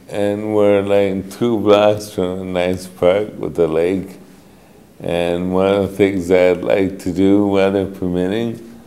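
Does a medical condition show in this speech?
Yes: mitochondrial disorder; affects speech.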